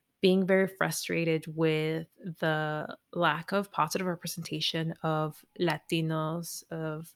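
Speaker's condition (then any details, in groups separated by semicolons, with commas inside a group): No condition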